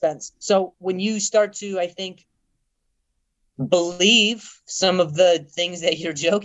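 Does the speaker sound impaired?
Yes: stutter; fall, head injury, concussion, hospitalization, about 10 years ago; much speech therapy, rehab and physical therapy; very physical, unpredictable, varies, swaps out feared words using extensive vocabulary; here prolonged sounds.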